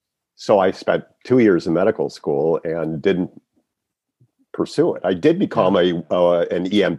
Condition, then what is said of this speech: No condition.